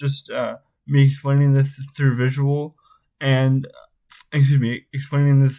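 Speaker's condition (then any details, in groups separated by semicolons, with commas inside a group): Spastic cerebral palsy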